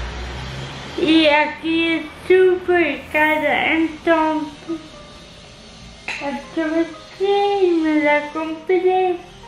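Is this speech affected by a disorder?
Yes: cerebral palsy.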